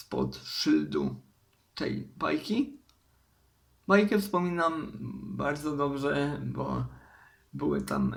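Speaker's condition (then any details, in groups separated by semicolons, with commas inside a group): Cerebral palsy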